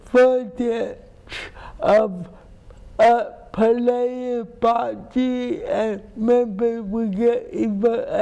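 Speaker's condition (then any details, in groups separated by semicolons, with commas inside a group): Cerebral palsy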